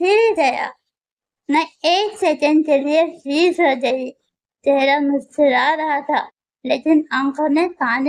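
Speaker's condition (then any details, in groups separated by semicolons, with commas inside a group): Muscular dystrophy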